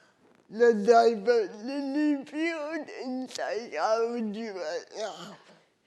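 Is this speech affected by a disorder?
Yes: cerebral palsy.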